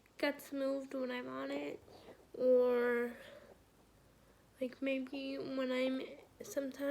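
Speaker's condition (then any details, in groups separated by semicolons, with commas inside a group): Cerebral palsy; brain not developed properly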